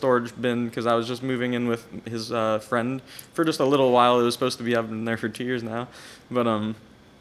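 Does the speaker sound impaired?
No.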